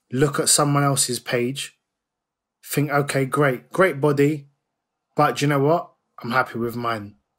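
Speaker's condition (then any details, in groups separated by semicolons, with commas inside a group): No condition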